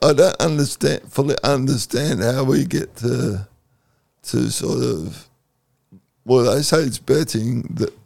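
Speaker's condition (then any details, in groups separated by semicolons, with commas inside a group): Cerebral palsy; Pfizer chosen on doctor's advice over AstraZeneca due to blood clot risk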